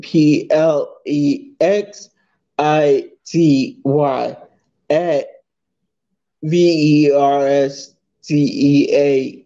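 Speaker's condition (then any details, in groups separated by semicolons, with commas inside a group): Multiple sclerosis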